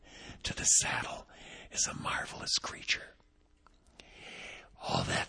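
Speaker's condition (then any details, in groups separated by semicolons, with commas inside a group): Vocal cord paralysis, unilateral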